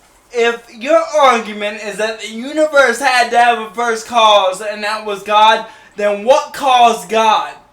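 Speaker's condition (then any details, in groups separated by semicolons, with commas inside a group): Cerebral palsy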